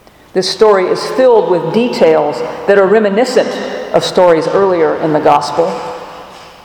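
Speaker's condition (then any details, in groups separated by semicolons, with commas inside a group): No condition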